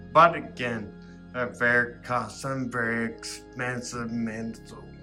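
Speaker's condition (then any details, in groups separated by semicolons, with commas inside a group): Ataxia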